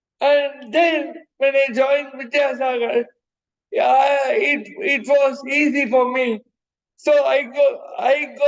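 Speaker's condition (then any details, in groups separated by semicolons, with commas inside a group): Cerebral palsy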